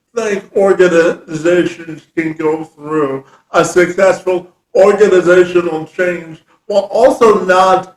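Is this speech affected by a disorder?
Yes: cerebral palsy.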